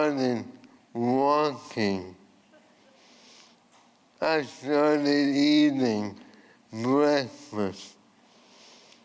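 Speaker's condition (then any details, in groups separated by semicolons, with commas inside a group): ALS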